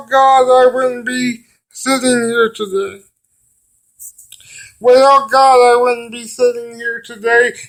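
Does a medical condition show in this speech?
Yes: cerebral palsy; brain damage.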